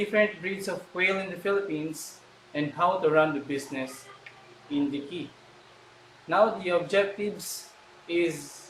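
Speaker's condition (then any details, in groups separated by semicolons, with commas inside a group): No condition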